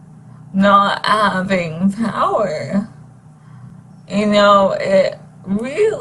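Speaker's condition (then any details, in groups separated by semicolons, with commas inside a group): ALS; no ventilator needed yet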